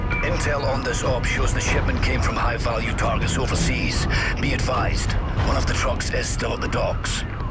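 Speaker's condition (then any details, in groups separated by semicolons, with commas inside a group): No condition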